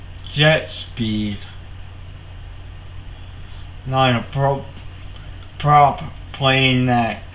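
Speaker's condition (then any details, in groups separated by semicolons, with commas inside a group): Cerebral palsy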